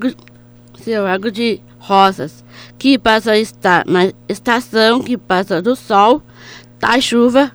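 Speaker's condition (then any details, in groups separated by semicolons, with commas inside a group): Down syndrome; present since birth; reads own poem aloud, gives short answers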